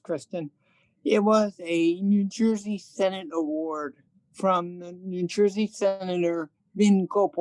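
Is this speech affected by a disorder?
Yes: cerebral palsy; from birth, hearing loss.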